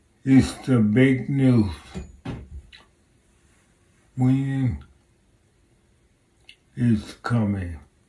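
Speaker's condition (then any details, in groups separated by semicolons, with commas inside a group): Multiple sclerosis; left side affected; sometimes affects talking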